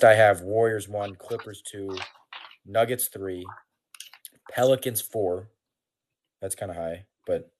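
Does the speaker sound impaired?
No.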